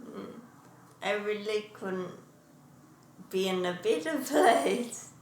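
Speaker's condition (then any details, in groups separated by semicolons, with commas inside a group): Traumatic brain injury; car crash; nine years since injury, coma, wheelchair one year, residential rehab; relearned talking, speech and language therapy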